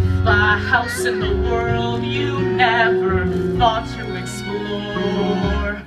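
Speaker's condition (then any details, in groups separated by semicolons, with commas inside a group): No condition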